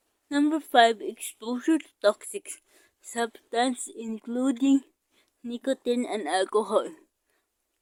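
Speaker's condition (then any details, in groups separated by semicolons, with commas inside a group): Cerebral palsy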